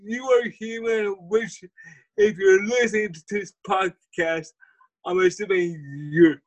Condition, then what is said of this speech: Cerebral palsy. I am in a wheelchair, cerebral palsy, speech impediment, but, but, but he compares everyone to how tall I am, to how strong I am.